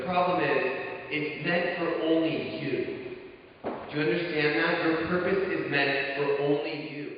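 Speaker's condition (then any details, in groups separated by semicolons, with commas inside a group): No condition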